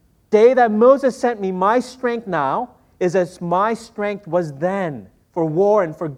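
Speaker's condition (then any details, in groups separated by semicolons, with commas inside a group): No condition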